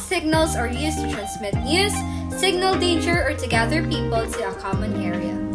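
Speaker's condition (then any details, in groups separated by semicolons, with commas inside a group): No condition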